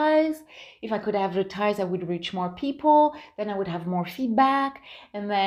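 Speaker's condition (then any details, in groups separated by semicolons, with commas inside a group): No condition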